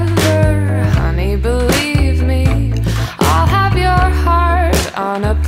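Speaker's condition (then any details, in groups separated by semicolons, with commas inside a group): No condition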